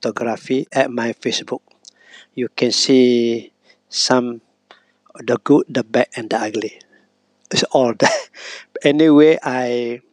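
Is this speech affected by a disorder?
No.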